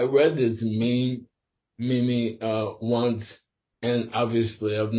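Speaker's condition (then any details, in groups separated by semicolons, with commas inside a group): Sporadic ALS; must speak slower and carefully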